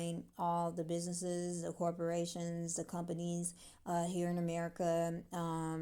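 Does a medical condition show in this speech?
No.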